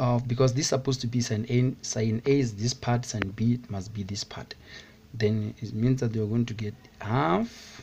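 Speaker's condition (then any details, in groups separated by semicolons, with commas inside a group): No condition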